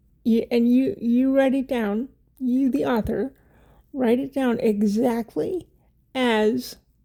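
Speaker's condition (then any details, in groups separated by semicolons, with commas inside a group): Cerebral palsy; wheelchair user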